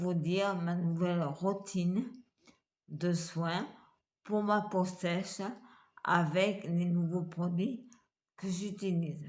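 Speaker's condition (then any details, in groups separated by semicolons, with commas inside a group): Multiple sclerosis; uses wheelchair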